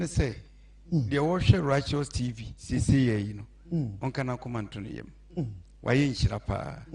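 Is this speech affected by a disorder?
No.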